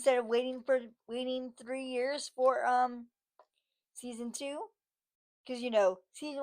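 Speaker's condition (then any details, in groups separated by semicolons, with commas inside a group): Cerebral palsy, spastic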